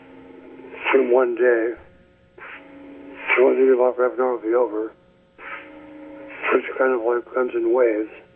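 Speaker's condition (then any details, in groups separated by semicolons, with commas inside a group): ALS; speech getting worse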